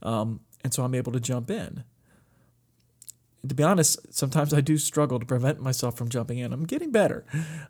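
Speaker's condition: No condition

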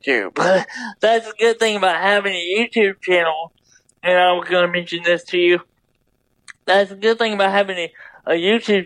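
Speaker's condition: Double hemiplegia cerebral palsy

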